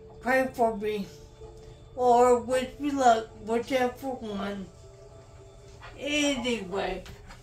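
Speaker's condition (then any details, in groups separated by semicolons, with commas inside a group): Traumatic brain injury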